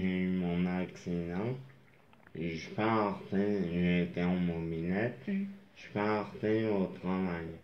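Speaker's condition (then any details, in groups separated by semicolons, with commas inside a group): Traumatic brain injury; moped accident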